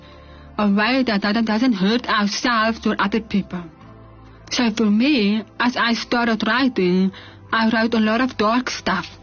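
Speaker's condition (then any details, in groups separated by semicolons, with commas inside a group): 97% hearing loss, cochlear implants, severe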